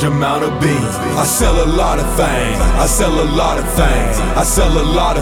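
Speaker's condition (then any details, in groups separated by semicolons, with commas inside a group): No condition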